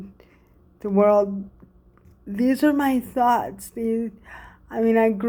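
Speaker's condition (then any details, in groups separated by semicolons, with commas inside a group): Cerebral palsy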